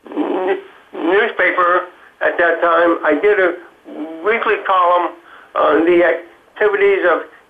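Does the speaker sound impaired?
Yes: Parkinson's disease; Parkinson's diagnosed five years ago, stutter since at least college years; Parkinson's attacks the jaw.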